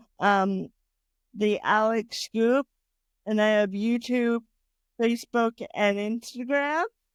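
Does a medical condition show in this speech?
Yes: cerebral palsy.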